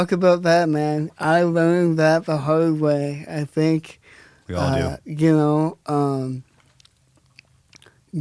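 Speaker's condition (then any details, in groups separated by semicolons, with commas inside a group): Cerebral palsy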